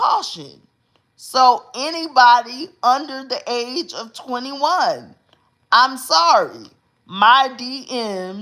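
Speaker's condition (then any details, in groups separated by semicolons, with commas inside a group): Cerebral palsy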